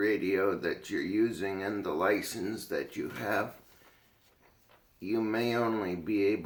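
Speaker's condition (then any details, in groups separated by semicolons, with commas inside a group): Cerebral palsy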